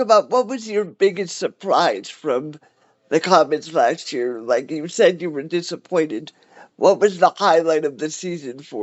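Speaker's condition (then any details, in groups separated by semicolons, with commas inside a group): Cerebral palsy; cerebral palsy, wheelchair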